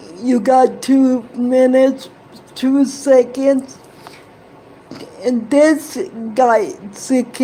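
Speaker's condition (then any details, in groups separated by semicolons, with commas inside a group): Cerebral palsy; present from birth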